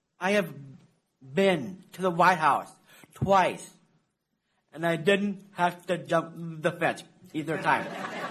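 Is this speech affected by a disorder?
Yes: Down syndrome; intellectual disability, processes information more slowly; recorded testimony to Congress, played as soundbite.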